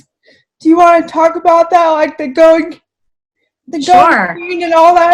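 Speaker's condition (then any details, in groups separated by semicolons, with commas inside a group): Cerebral palsy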